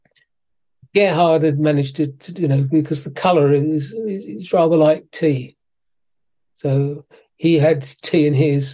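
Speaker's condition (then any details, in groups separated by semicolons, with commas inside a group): Parkinson's disease; exercise training with physiotherapist after moving back to UK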